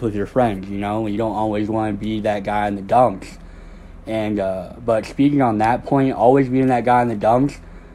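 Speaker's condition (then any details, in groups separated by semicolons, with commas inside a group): Cleft lip and palate; congenital cleft lip and palate, no front teeth at birth, jaw reconstruction with jaw wired shut; one more surgery left, doing well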